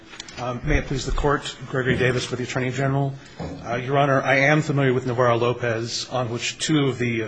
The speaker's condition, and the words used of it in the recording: No condition.